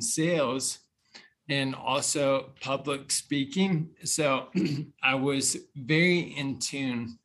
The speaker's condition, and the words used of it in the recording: ALS (motor neuron disease). In terms of who I am, I'm a person at this point that tries to express gratitude for every day, being able to communicate the way I can now.